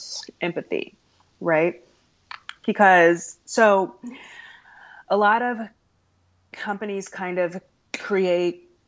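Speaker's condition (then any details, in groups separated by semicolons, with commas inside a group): Stuttering; formerly hid stuttering by switching words, deep breaths, fillers like ums and ahs, avoided talking; prolonged sounds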